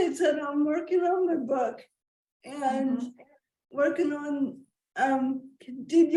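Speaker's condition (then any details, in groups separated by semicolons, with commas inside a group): Cerebral palsy; wheelchair user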